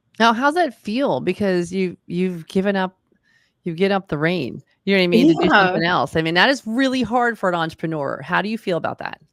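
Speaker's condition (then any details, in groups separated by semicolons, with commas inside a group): No condition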